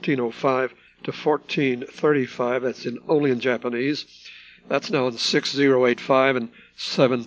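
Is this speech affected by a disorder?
No.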